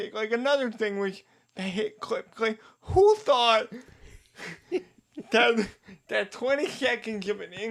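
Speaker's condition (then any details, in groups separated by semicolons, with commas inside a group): Cerebral palsy; diagnosed age two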